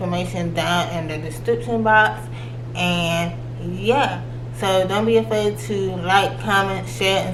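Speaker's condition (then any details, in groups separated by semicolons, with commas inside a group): Cerebral palsy; from birth, left leg affected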